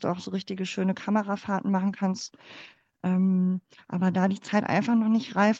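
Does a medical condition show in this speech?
Yes: cleft palate; congenital, born in former GDR.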